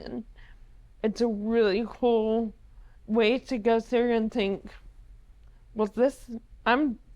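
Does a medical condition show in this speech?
Yes: ALS.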